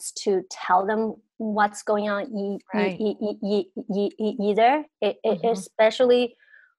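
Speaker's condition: Stuttering; onset around age 5 to 6 in China, only family member who stutters; not severe at onset, much worse after eighth-grade bullying, unable to tell stories, blocks, repetitions, hidden; repeated sounds

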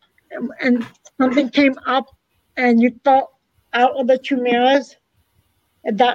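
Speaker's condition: Hard of hearing, cochlear implant

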